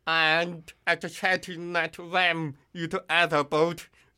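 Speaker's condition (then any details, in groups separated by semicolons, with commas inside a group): Deafness; now water-resistant cochlear implant with ear hook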